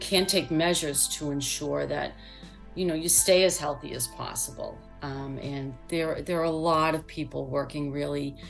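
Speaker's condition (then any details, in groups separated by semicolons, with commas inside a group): No condition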